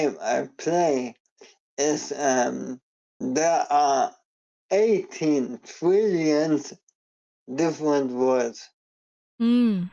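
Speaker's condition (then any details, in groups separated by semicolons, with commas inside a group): ALS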